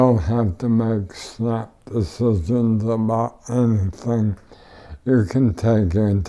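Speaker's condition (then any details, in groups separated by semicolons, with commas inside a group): ALS; tracheotomy, wheelchair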